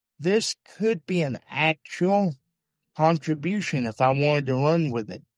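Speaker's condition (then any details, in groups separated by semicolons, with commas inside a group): Cerebral palsy; uses wheelchair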